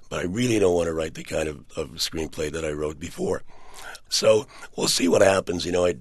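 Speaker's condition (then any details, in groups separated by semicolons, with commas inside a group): Partial laryngectomy for throat cancer, partial (80% of larynx removed); unable to speak about 2 years, early voice like Brando in The Godfather, improved, called sexy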